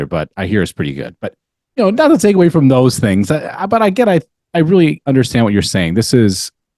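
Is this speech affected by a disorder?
No.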